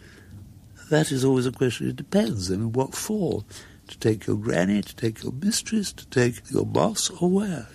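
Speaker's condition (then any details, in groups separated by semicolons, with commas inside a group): Muscular dystrophy; progressive, wheelchair user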